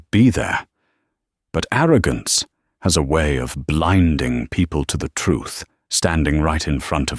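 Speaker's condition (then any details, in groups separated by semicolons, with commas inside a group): No condition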